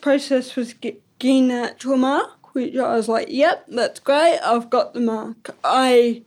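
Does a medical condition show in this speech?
Yes: ataxic cerebral palsy; f33.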